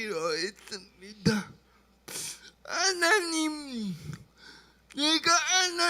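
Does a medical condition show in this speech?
Yes: brain lesion disability grade 1, severe.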